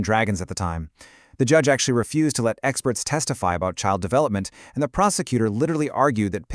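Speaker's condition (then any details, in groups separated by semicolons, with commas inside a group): No condition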